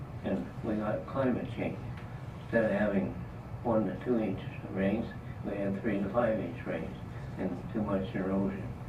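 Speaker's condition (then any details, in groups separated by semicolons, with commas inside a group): Parkinson's disease; affects both legs; trouble talking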